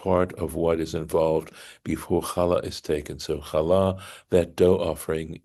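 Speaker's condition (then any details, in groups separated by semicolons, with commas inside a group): No condition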